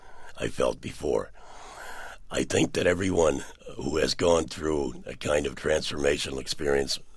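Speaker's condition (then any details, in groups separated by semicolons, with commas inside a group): Partial laryngectomy for throat cancer, partial laryngectomy, 80% of larynx removed; unable to speak about two years, once sounded like Brando, voice now improved but noticeably altered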